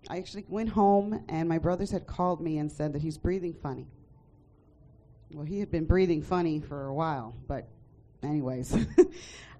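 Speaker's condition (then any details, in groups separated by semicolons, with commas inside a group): No condition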